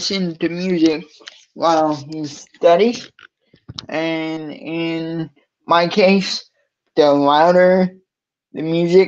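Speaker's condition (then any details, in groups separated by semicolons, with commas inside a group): Cerebral palsy; from birth, uses wheelchair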